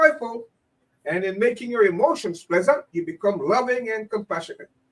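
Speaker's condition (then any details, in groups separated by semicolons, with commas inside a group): No condition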